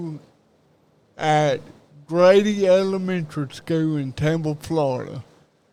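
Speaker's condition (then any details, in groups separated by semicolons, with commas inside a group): Cerebral palsy; diagnosed at about age two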